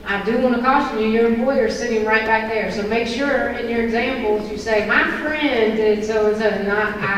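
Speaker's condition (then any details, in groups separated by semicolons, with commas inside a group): No condition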